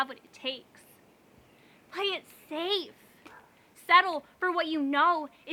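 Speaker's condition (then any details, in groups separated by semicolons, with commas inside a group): No condition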